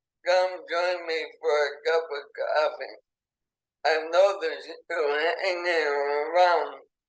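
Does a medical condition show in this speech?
Yes: ALS; burning in lungs.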